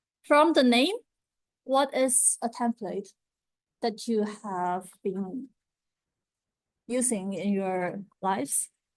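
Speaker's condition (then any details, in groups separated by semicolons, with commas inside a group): No condition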